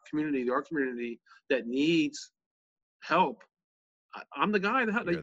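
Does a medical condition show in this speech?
Yes: stuttering; mumbles, self-described; here repeated sounds.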